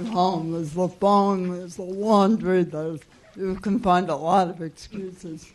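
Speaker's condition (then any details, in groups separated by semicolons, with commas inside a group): Cerebral palsy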